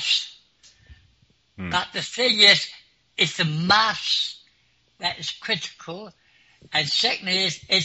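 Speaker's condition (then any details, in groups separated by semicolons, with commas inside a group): Clinically deaf; clinically deaf since school age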